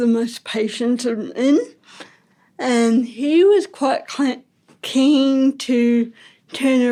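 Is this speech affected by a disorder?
Yes: ataxic cerebral palsy.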